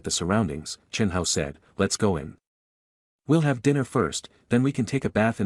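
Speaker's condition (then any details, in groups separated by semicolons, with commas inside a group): No condition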